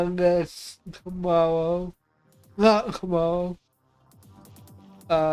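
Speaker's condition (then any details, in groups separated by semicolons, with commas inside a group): Cerebral palsy; affects voice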